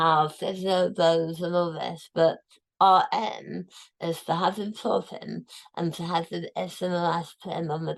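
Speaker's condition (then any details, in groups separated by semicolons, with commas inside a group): Tongue cancer, tongue removed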